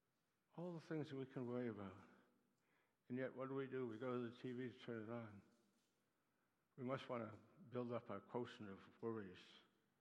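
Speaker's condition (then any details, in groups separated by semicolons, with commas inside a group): Parkinson's disease; neuropathy attacks nerves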